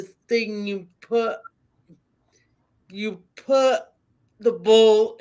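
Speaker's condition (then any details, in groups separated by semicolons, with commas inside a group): Cerebral palsy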